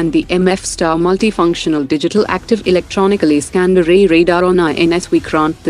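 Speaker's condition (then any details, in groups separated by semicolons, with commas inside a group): No condition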